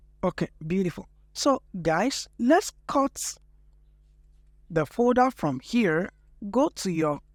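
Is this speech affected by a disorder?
No.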